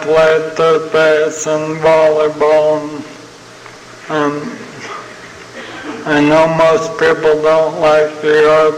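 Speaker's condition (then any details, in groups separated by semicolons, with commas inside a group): ALS (Lou Gehrig's disease); young onset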